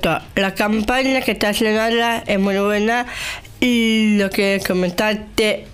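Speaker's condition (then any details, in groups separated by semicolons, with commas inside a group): Down syndrome; with intellectual disability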